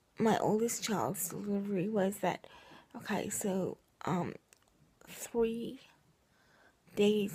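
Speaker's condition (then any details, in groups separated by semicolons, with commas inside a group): Cerebral palsy, triplegia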